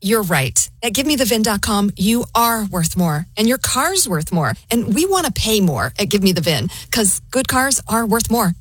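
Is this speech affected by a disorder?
No.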